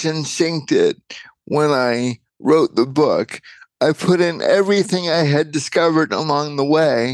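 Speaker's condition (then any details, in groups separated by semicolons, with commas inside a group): Cerebral palsy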